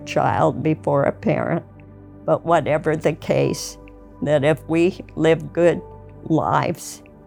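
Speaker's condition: ALS; rare incurable progressive neurodegenerative disease, diagnosed about 3 years ago, lost ability to walk, wheelchair user

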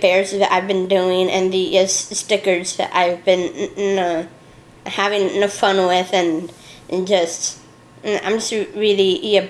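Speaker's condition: Down syndrome; lifelong, three copies of the 21st chromosome

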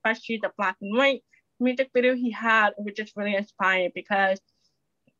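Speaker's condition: Deafness, acquired at age 4 after ear infection; relies on lip reading, cannot follow masked speakers, asks for closed captions or slow speech

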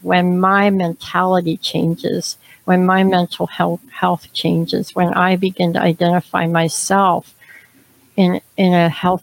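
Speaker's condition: Cleft palate, severe

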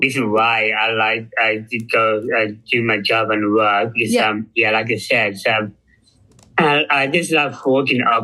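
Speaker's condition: Down syndrome; intellectual disability

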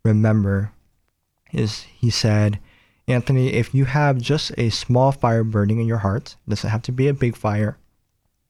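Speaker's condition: Cleft palate; nose and lip

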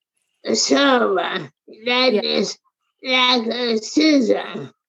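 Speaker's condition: Primary lateral sclerosis; slurred speech, swallowing difficulty at first exam by Dr. Levitz, Lehigh Neurology, speech later forced quitting

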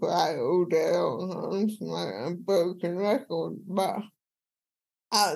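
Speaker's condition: Cerebral palsy; speech impediment

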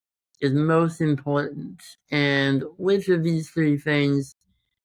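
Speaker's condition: Congenital muscular dystrophy; present since birth

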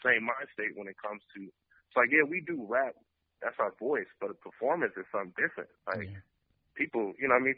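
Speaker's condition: No condition

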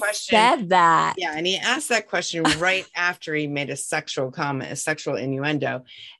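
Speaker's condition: No condition

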